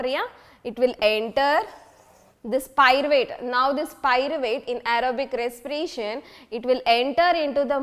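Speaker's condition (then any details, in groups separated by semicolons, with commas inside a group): No condition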